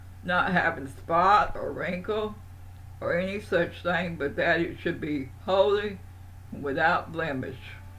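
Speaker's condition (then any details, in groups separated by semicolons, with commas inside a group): Parkinson's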